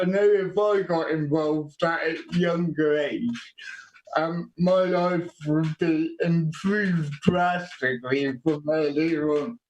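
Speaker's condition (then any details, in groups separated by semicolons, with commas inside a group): Quadriplegic cerebral palsy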